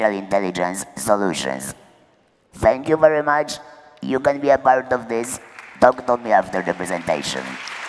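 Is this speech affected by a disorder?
Yes: laryngectomy for laryngeal cancer; no natural voice, electrolarynx, robotic sound.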